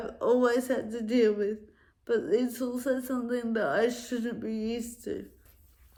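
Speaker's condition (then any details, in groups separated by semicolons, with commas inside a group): Cerebral palsy; affects walking and speech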